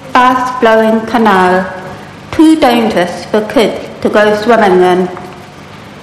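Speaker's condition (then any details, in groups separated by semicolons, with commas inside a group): Profound deafness; profound deafness since early childhood, found at 2.5 years by kindergarten teachers, large hearing aids in body harness; New Zealand Sign Language interpreters in gallery during speech; without speech at 2.5 years, mother taught basic speech before school, Mary Hare School for deaf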